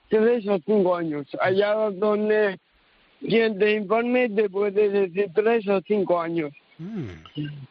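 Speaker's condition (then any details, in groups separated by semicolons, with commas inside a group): Cerebral palsy; early intervention from infancy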